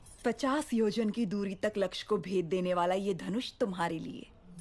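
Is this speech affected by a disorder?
No.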